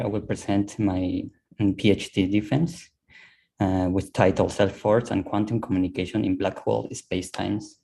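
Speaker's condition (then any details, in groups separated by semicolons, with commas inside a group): No condition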